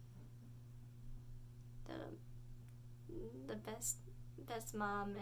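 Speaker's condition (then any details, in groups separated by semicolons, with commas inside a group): Cerebral palsy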